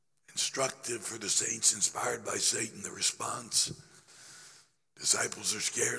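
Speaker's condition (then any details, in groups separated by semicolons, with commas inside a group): Laryngeal cancer after radiation; growth on voice box, treated with radiation and chemotherapy, voice box not removed; a little over a year since discovery, voice much better but not fully recovered; started preaching in a whisper, voice gaining strength, still affected, apologizes for listener discomfort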